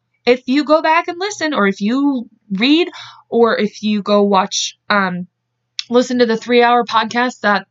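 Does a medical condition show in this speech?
No.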